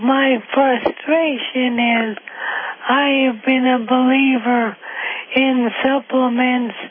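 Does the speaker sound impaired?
Yes: ALS; age 63, diagnosed recently, symptoms began about 18 months before diagnosis.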